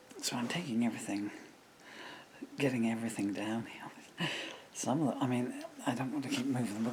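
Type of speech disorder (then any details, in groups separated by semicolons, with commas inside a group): Bulbar dysarthria; progressive bulbar palsy (MND)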